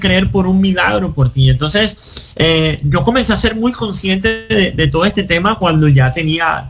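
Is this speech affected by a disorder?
Yes: cleft lip and palate; congenital cleft lip and complete cleft palate, no palatal bone, nasal passages joined, seven surgeries; nasal passage still open after seven surgeries; born with no chance of speaking, now speaks, speaks a lot.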